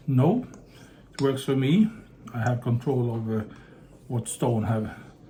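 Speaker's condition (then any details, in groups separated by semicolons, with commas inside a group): No condition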